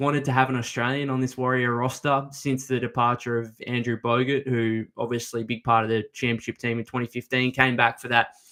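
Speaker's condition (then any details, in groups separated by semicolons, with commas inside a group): No condition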